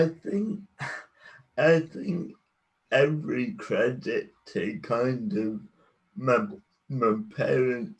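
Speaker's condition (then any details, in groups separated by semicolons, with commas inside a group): Cerebral palsy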